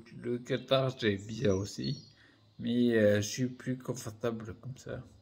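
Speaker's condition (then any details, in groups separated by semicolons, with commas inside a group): Primary progressive multiple sclerosis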